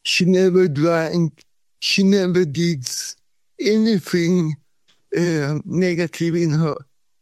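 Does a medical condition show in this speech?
Yes: cerebral palsy; from birth, no breathing first 40 minutes, feet opposite of Charlie Chaplin, shaking body, cramps, pain; cramp and pain free in Thailand, pain returns in Sweden.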